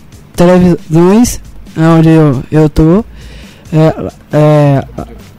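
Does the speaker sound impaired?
Yes: Down syndrome; genetic, present from birth, recognized soon after birth.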